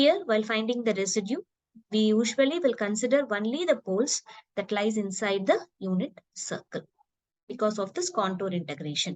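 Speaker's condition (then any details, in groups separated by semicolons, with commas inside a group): No condition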